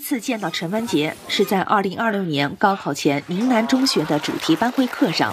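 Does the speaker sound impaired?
No.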